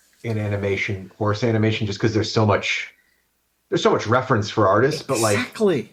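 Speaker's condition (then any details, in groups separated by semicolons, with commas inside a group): No condition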